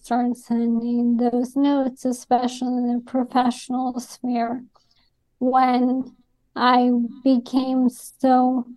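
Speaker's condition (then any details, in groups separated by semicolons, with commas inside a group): ALS; Columbia University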